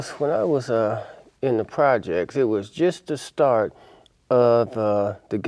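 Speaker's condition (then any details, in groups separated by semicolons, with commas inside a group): No condition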